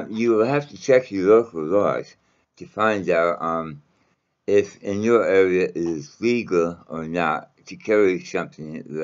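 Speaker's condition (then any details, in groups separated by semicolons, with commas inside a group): Mouth cancer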